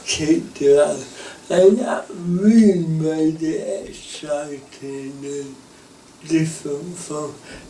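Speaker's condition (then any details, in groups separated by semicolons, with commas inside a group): Cerebral palsy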